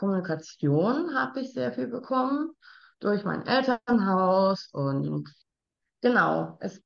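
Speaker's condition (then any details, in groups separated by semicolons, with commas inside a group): Down syndrome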